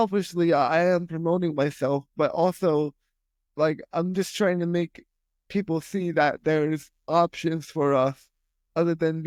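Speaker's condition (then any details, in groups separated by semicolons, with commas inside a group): Spastic quadriplegic cerebral palsy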